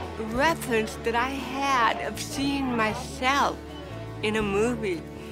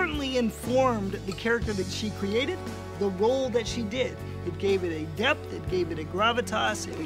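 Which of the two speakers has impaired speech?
The first: cerebral palsy; present from birth, cervical spinal surgery C1 to C7, titanium neck.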